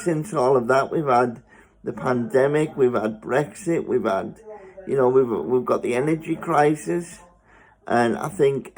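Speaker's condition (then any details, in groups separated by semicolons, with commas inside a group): Spastic cerebral palsy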